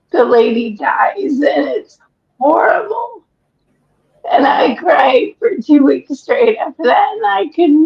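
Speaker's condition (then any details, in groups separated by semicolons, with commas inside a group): ALS; breathless after exertion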